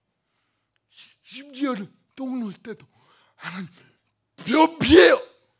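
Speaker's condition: Cerebral palsy; may need reoperation

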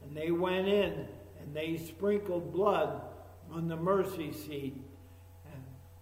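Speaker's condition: ALS; ALS diagnosed this past spring, no cure, affects speaking, swallowing, walking; emergency room visit after aspirating breakfast, only shallow breaths, could not breathe deeply; talking sounds funny and goofy, frequent aspiration when eating

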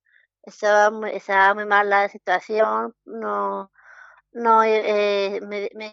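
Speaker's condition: Down syndrome; interviewed by telephone

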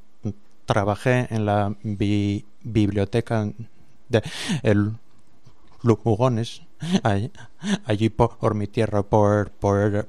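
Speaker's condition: Stuttering; blocks and repetitions, audible stuttering while speaking on radio; repeated sounds, prolonged sounds

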